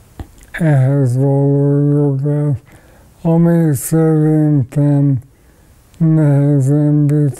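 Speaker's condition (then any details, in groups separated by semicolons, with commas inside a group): ALS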